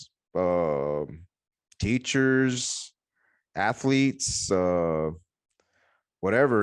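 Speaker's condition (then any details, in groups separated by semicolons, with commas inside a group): No condition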